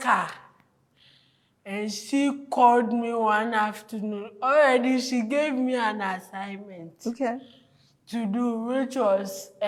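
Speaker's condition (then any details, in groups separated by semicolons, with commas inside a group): Cerebral palsy; from birth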